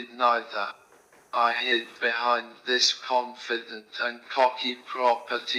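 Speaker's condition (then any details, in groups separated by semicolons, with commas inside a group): Motor neurone disease; right hand onset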